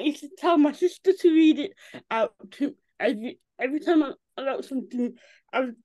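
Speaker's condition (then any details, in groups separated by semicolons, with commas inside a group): Cerebral palsy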